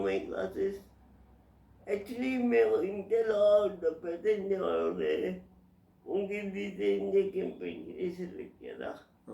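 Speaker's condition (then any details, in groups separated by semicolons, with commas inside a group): Cerebral palsy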